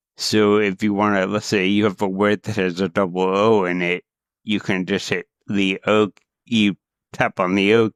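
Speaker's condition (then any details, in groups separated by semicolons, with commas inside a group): Cerebral palsy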